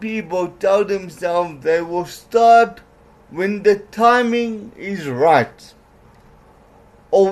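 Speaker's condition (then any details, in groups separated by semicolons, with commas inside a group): Cerebral palsy; legs affected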